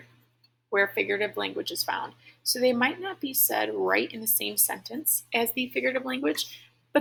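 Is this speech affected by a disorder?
No.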